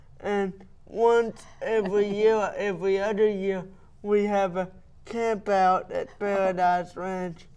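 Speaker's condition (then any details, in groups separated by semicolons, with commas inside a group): Cerebral palsy; caused by accident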